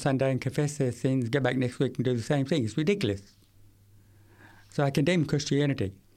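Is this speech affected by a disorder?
Yes: severe to profound hearing loss; acquired at age 8 from meningitis, Queensland country town, one ear completely destroyed, left ear severe to profound; decades since onset, uses hearing aids, struggles to follow fast speech and lecturers facing away.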